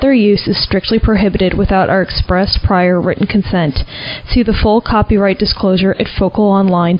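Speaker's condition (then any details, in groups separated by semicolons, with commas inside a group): No condition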